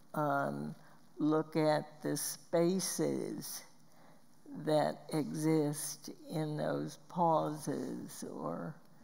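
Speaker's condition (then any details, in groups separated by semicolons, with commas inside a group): Spasmodic dysphonia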